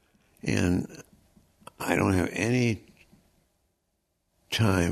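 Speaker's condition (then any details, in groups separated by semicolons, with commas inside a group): Progressive supranuclear palsy; progressive degenerative condition, diagnosed about a year ago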